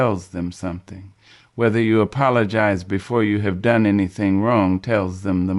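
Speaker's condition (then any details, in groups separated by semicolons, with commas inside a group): No condition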